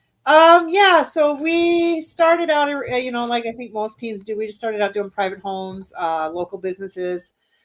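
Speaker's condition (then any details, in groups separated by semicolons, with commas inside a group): No condition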